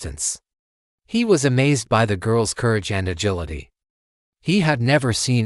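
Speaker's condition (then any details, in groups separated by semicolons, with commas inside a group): No condition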